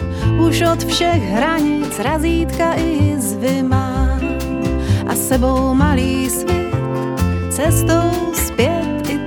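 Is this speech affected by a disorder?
No.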